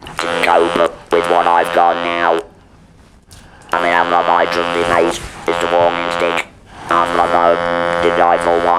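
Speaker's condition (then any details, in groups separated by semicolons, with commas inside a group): Laryngeal cancer with laryngectomy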